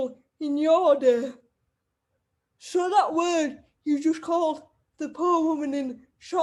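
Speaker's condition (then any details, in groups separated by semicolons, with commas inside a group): Cerebral palsy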